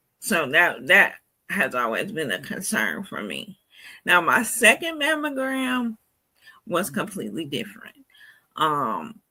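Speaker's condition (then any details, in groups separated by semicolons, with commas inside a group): Cerebral palsy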